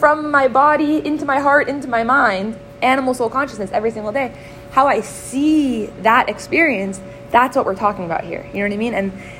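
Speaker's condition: No condition

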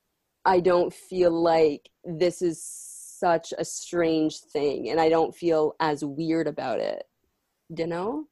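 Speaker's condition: Stuttering; stutter since childhood, mild and controllable in childhood, later worsened, individual speech therapy at 16; current speech therapy with male therapist aiming to regain childhood control, breathing and singer/actor techniques; worse with stress, anxiety and adults, less when whispering, angry, alone; prolonged sounds

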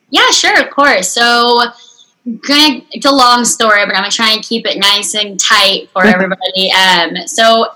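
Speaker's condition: Unilateral cleft lip and palate, severe

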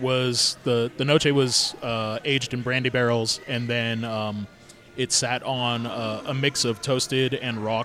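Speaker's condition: No condition

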